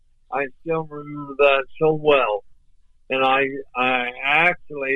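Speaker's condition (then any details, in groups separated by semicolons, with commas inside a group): ALS; voice off but clear and understandable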